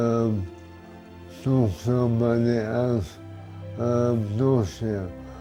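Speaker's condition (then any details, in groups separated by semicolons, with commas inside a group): Motor neurone disease; jaw and speech problems first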